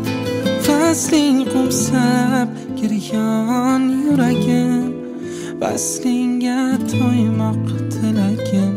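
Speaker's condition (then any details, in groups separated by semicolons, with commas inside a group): No condition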